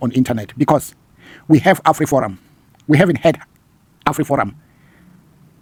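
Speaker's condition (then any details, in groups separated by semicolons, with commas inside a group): No condition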